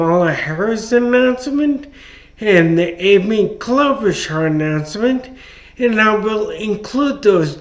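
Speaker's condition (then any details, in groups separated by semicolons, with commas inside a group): Traumatic brain injury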